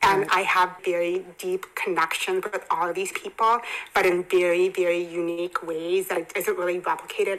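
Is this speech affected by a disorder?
Yes: hearing impairment; congenital hearing impairment, bilateral cochlear implants.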